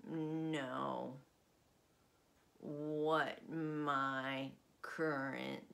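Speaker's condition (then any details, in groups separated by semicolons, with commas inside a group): Essential tremor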